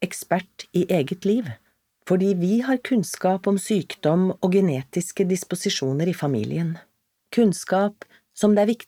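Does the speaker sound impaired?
No.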